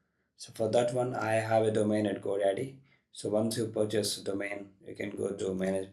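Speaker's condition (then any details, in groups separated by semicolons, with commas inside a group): No condition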